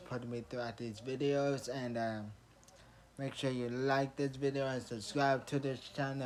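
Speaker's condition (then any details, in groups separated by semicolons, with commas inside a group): Traumatic brain injury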